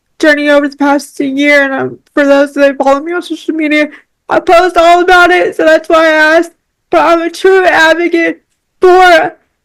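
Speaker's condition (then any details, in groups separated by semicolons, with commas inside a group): Cerebral palsy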